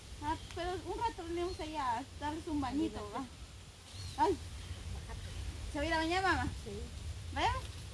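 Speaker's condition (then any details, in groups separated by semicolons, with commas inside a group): No condition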